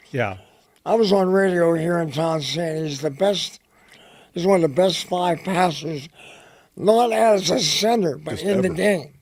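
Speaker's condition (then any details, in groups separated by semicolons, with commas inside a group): Head and neck cancer; dry throat, dry mouth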